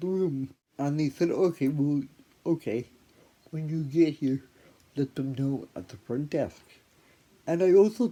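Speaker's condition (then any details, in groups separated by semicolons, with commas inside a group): Athetoid cerebral palsy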